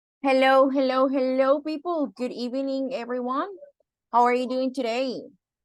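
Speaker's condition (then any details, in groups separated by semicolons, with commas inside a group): No condition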